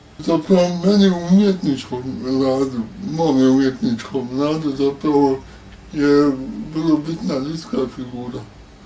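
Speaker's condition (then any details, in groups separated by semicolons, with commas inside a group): Cerebral palsy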